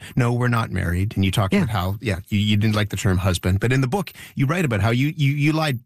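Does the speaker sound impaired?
No.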